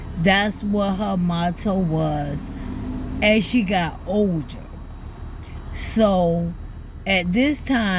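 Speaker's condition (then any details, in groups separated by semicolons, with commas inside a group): ALS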